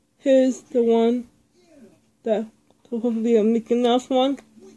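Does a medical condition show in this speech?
Yes: speech impairment.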